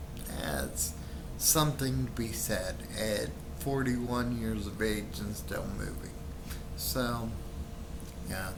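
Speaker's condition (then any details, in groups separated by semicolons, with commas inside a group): Friedreich's ataxia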